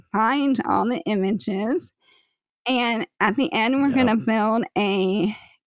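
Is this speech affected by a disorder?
Yes: ALS; slow progression, about 16 years since diagnosis, in a drug trial when first diagnosed; uses amplifier when tired or in loud spaces, still speaks with own voice.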